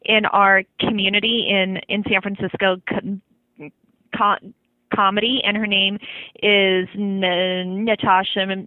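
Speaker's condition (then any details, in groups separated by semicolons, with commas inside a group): Stuttering; stutters openly, also on stage as a comic; stutters on own name most of the time; repeated sounds, blocks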